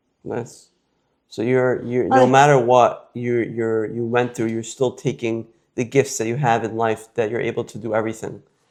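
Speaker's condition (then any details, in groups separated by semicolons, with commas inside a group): No condition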